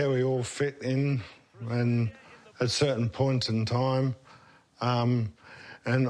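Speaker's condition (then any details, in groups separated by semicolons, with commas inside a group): Motor neurone disease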